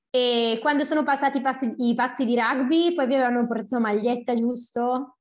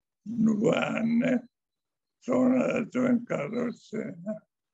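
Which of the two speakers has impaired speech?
The second: amyotrophic lateral sclerosis; six years since onset, tried wheelchair; still speaks.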